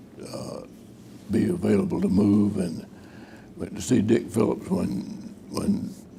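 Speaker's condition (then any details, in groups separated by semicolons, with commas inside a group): Parkinson's disease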